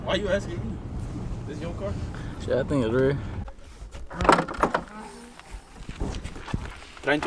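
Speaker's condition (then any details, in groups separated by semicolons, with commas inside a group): No condition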